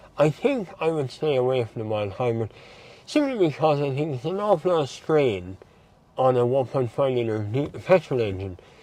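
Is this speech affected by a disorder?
Yes: mouth cancer surgery; diagnosed about a year ago; speech changed by surgery.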